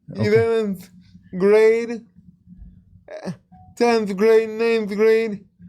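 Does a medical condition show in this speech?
Yes: cerebral palsy.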